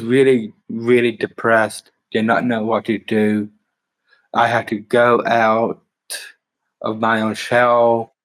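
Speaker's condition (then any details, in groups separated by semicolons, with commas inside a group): Down syndrome; later diagnosed with autism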